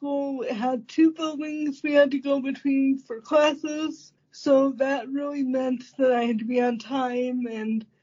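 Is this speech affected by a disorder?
Yes: cerebral palsy; congenital, manual wheelchair most of early life, first power wheelchair at 14, therapist and parents decided; uses standing power wheelchair for independent standing, replacing standing frame needing transfer by helper.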